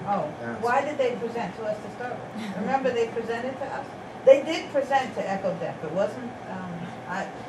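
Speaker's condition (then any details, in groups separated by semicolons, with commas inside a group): No condition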